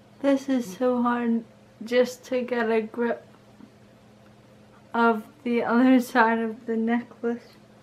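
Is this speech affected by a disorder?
Yes: cerebral palsy.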